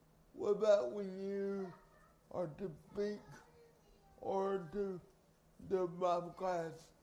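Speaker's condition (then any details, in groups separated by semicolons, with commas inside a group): Cerebral palsy; from birth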